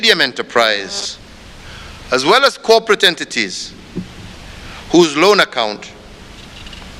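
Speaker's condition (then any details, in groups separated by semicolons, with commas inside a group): No condition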